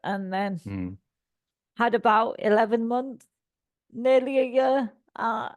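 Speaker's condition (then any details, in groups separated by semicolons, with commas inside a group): Cerebral palsy; all four limbs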